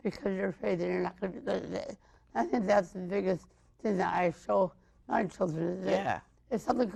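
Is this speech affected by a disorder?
Yes: mild cerebral palsy; mild, birth complications, since birth; early childhood speech therapy, atypical-sounding speech.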